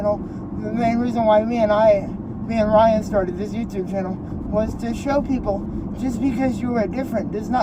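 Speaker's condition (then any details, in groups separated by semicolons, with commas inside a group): Low tone cerebral palsy; able to communicate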